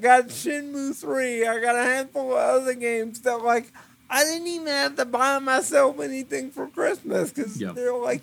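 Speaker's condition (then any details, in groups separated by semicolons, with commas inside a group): Cerebral palsy; eyes wander, trouble focusing eyes, difficulty focusing in VR, wears eyewear partly because of wandering eyes; eyes appear to look up as if about to pass out when thinking or talking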